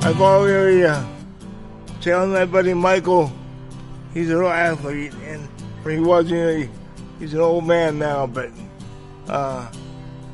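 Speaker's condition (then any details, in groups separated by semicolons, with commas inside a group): Cerebral palsy; manner may confuse listeners, per pastor introducing clip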